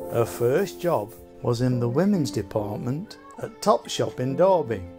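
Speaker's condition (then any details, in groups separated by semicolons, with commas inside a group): No condition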